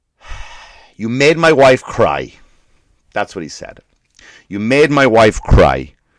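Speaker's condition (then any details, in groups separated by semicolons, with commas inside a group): No condition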